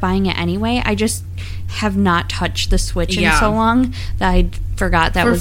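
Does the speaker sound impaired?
No.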